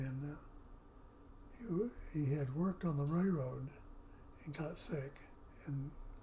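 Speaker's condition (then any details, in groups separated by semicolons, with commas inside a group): Parkinson's; affects voice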